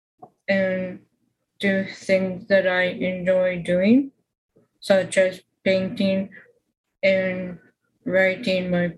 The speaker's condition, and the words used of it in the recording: Aphasia. It feels like everything is jumbled in my mind, but can't get it out.